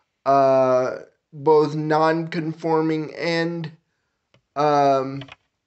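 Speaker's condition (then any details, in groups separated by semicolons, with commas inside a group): Cerebral palsy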